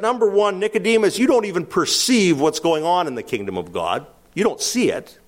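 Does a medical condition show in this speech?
No.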